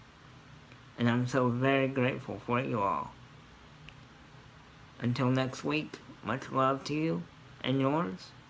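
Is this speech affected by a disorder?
Yes: cerebral palsy; scoliosis.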